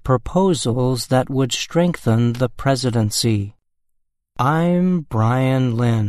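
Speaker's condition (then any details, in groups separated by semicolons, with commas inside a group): No condition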